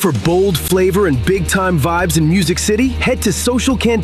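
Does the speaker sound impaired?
No.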